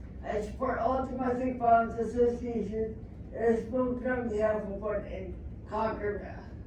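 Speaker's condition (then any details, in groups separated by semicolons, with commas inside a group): Traumatic brain injury; speech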